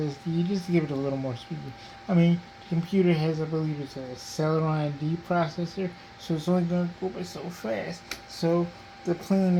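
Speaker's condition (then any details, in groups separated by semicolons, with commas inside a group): Cerebral palsy; diplegia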